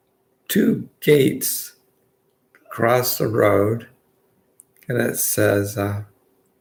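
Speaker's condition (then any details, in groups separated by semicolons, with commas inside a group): Multiple sclerosis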